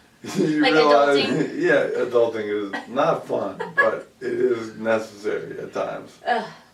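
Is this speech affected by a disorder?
Yes: ALS; about 2 years since onset.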